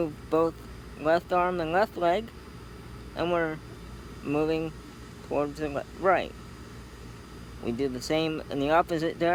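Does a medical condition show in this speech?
Yes: cerebral palsy; scoliosis.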